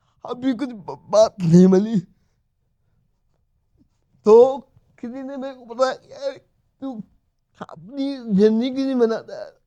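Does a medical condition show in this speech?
Yes: cerebral palsy.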